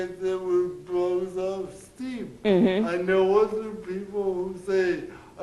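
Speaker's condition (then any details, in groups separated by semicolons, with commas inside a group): Cerebral palsy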